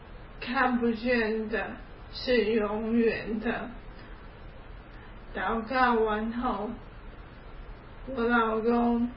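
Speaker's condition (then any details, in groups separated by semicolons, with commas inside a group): ALS; onset about three years ago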